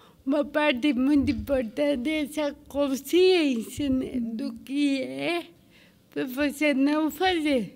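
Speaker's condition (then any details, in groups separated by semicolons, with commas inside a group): Cerebral palsy; from birth, medical negligence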